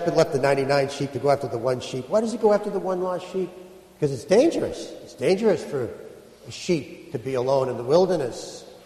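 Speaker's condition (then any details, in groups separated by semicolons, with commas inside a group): No condition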